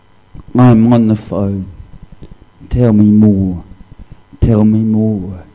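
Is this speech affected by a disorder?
Yes: cerebral palsy; cerebral palsy from being dropped in infancy while passed between relatives.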